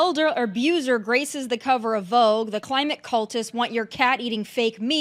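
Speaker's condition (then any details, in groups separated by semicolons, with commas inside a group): No condition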